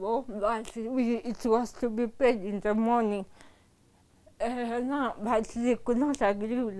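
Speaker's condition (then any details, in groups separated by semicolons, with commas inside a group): Cerebral palsy; from birth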